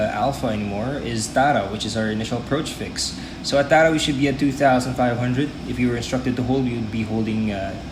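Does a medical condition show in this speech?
No.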